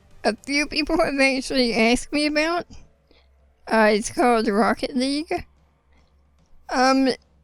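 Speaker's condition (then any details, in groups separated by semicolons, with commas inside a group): Spinal muscular atrophy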